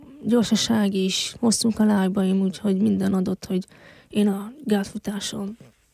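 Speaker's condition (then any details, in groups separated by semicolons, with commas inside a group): Hearing loss since birth; congenital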